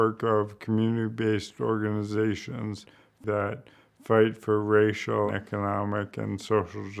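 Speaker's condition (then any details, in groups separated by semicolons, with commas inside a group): ALS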